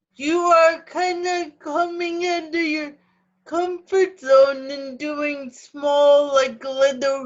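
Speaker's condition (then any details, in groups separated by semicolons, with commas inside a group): Cerebral palsy, spastic ataxic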